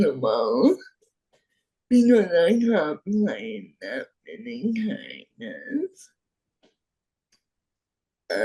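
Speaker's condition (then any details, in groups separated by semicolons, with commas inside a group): Friedreich's ataxia; speech impairment, worsened over time, briefly used speech software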